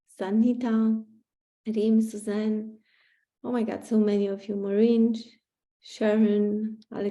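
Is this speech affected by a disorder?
No.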